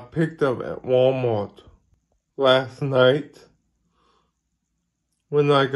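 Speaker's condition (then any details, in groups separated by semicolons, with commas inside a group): Ataxic cerebral palsy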